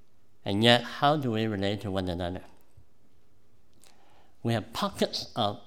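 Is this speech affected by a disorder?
Yes: cleft palate; congenital cleft palate, present from birth.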